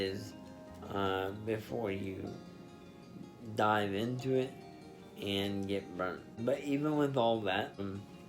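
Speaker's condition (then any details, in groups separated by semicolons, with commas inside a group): Spastic diplegia cerebral palsy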